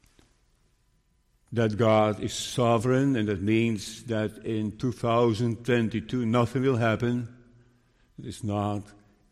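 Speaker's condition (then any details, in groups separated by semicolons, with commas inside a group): Parkinson's disease; still preaching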